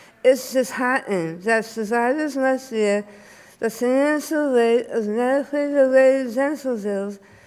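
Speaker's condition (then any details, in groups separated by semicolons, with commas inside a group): Tongue and floor-of-mouth cancer; stage 3 tongue, mouth-floor cancer, surgery, neck dissection, tracheostomy, radiation bone death; survivor; voice often not understood by machines, worse when stressed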